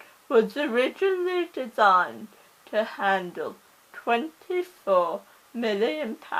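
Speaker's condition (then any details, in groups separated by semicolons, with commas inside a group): Cerebral palsy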